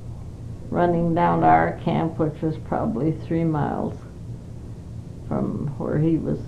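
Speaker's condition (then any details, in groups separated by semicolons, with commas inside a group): Parkinson's disease; not very able to do much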